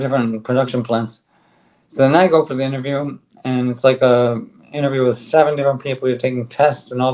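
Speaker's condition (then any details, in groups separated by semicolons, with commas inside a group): ALS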